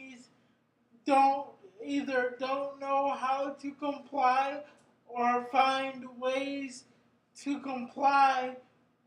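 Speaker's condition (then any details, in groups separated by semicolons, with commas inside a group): Cerebral palsy; brain injury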